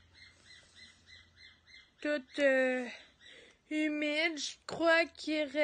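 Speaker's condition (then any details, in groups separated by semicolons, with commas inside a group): Ataxia; degenerative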